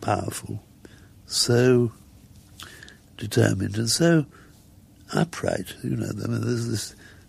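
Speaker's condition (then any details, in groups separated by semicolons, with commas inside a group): Muscular dystrophy; progressive, wheelchair user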